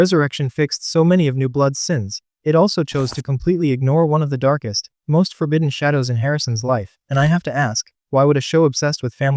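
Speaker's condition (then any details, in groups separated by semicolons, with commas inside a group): No condition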